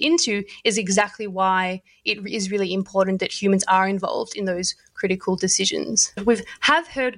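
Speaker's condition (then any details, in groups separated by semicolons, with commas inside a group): No condition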